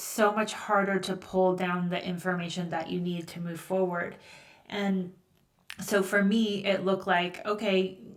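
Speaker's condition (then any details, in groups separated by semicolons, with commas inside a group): No condition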